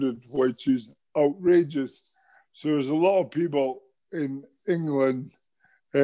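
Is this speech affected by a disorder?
Yes: MND; speaks well.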